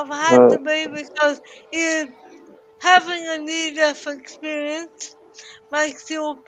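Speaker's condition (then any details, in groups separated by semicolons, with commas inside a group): Cerebral palsy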